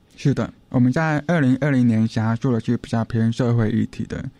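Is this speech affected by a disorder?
Yes: hearing impairment; uses hearing aids; wears hearing aids; host hints hearing loss may be audible to listeners, says can speak well.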